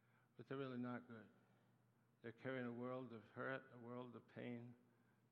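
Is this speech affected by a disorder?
Yes: Parkinson's disease; in therapy sessions working on walking.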